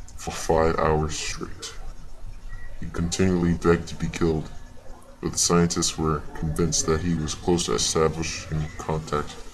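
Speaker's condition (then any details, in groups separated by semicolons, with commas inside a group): No condition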